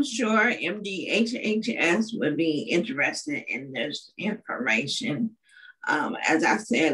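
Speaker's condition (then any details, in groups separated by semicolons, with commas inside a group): Cerebral palsy; uses wheelchair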